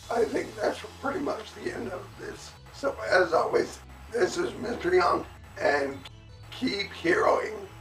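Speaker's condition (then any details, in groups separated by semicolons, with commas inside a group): Cerebellar ataxia from brain tumour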